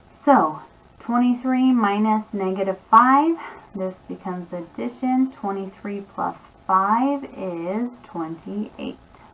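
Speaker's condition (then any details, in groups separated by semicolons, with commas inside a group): No condition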